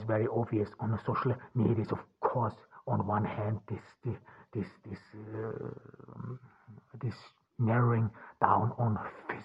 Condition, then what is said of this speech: Stuttering. However, and I will always like to record one, but of course, there are some issues like my stuttering and however,